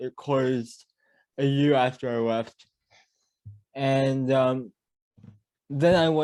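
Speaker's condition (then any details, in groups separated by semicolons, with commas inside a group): Cerebral palsy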